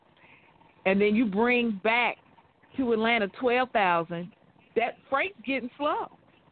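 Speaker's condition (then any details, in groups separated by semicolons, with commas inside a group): No condition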